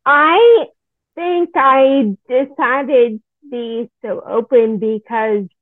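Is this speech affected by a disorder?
Yes: Friedreich's ataxia; rare genetic progressive neuromuscular disease, onset age 17, wheelchair user, also multiple sclerosis for 9 years; speech and swallowing issues, unclear whether from Friedreich's ataxia or multiple sclerosis.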